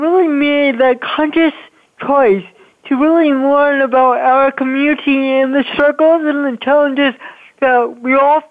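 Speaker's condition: Cerebral palsy; congenital, diagnosed age 2, impacts movement and speech, partially deaf left ear, part c speech therapy; speech affected by cerebral palsy

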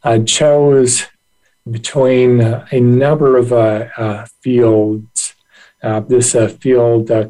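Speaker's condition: Aphasia after stroke; 20 years post-stroke, not back to 100%, still does therapeutic activities

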